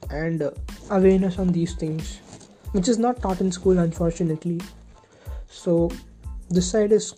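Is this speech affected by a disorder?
No.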